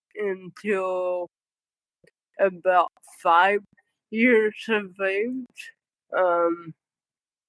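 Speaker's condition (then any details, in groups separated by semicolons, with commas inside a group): Cerebral palsy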